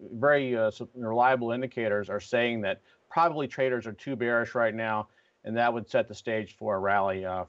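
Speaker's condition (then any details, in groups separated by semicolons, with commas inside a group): No condition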